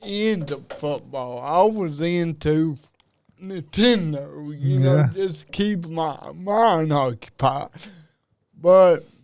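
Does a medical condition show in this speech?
Yes: cerebral palsy; diagnosed at about age two.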